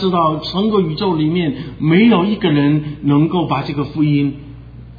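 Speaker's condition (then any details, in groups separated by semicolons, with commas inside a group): No condition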